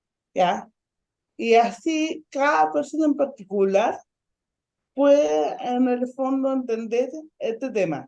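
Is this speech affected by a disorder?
Yes: ataxic cerebral palsy.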